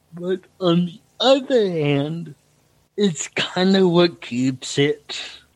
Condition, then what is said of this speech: Cerebral palsy. I I think I'm kind of picking up your stammer.